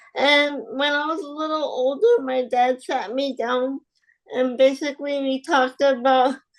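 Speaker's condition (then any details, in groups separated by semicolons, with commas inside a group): Spastic quadriplegic cerebral palsy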